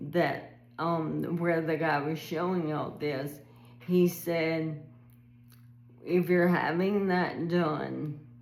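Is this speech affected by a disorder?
Yes: ALS.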